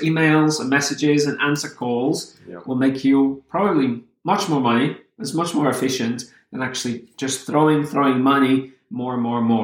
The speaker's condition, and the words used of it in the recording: No condition.